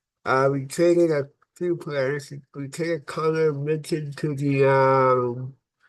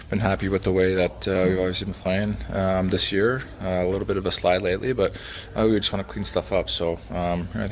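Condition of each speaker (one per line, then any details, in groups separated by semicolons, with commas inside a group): Cerebral palsy; from birth, affects brain and body muscles
No condition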